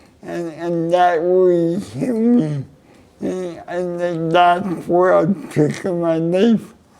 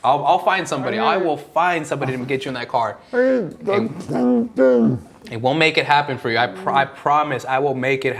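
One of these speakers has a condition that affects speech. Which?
The first: cerebral palsy.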